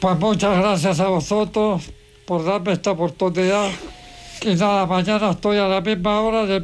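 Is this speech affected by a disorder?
Yes: ALS; amyotrophic lateral sclerosis, light weight, needs hoist to get into bed, help clearing secretions and phlegm; voice described by host as impressive.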